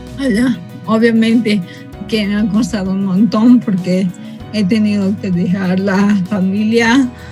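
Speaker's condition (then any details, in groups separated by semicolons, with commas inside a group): Cerebral palsy from birth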